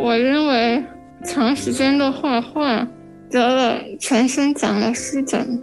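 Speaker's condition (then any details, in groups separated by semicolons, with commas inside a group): Spinal muscular atrophy; genetic motor neuron disease, most severe type, weak from birth, never stood, fully dependent for eating, sleeping, turning; age 23, outlived doctors' prognosis of not reaching adulthood, marked decline since second year of junior high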